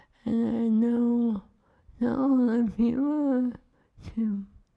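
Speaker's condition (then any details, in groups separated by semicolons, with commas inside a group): ALS; feeding tube; swallowing lost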